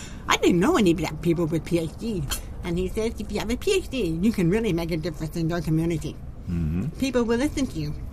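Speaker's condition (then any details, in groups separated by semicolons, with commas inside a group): Profound deafness; genetic auditory nerve damage, born hearing or hard of hearing, profoundly deaf by age five; deaf voice, sounds different, sometimes taken for German accent, once reported as drunk slurring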